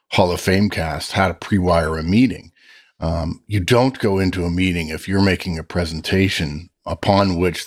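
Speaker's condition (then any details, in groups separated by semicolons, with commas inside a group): No condition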